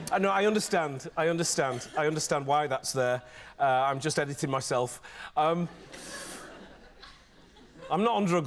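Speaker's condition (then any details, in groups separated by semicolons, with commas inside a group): No condition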